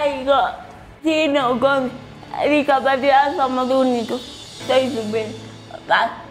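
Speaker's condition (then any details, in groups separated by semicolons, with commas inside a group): Cerebral palsy; cause birth complication; age 27; says voice is not good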